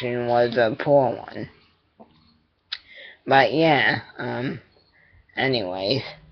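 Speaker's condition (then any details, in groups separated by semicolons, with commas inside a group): Cerebral palsy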